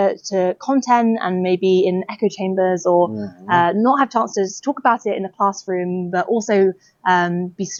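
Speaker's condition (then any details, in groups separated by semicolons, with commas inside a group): No condition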